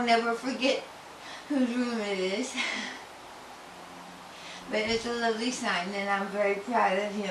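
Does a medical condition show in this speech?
Yes: tongue cancer; tongue cancer, surgery and other treatments; had speech therapy.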